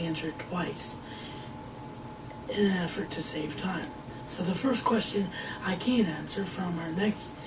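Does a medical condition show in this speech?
Yes: cerebral palsy; wheelchair bound.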